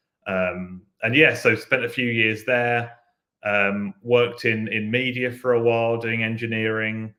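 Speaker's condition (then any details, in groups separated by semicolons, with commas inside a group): No condition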